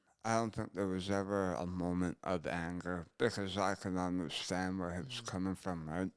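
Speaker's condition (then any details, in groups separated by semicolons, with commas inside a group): Gunshot injury to chin; speech much improved, may still be hard to understand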